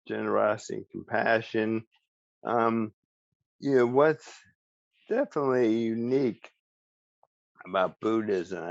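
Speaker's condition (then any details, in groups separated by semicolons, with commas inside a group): ALS; about 1.5 years since diagnosis, slow progression; speech still preserved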